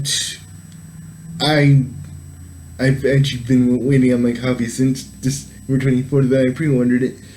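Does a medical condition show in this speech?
Yes: cerebral palsy; able to speak.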